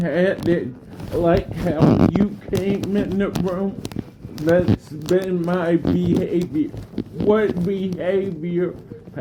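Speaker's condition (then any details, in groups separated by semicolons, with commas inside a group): Cerebellar degeneration and ataxia; slow speech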